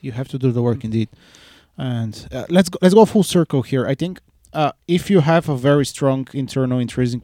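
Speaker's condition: No condition

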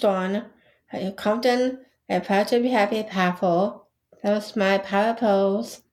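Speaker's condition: Down syndrome; intellectual disability

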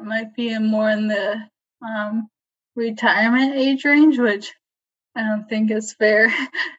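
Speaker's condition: ALS, limb onset; onset in arms and legs

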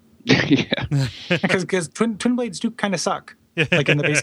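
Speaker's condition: No condition

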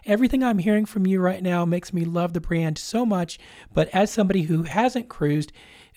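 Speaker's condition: No condition

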